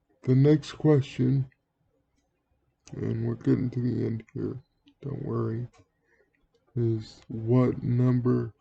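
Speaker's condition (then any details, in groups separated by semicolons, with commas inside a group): Cerebral palsy; speaks relatively well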